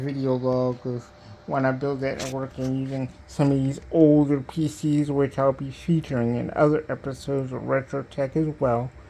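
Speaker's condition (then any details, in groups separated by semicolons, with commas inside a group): Cerebral palsy; diplegia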